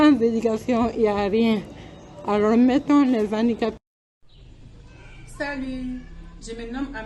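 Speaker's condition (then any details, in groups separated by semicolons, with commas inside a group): Cerebral palsy; causes writing problem; causes speech problem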